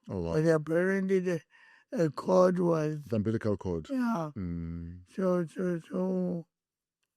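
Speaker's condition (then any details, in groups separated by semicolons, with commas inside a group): Cerebral palsy; present from birth, slight, later car accident; speech and walking affected after car accident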